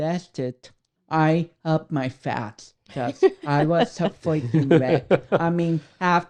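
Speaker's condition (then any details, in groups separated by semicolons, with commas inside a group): Cerebral palsy; affects speech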